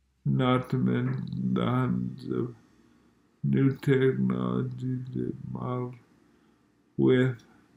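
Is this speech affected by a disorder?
Yes: multiple sclerosis.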